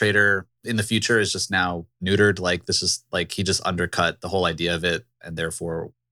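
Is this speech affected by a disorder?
No.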